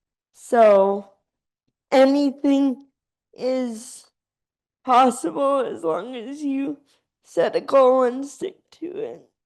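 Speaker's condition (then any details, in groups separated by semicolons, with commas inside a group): Cerebral palsy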